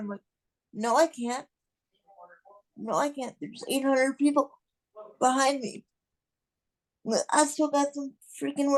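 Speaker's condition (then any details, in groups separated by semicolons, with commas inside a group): Cerebral palsy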